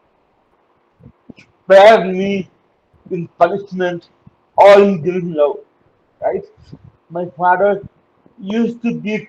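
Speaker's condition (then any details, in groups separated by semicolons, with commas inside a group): Cerebral palsy; uses wheelchair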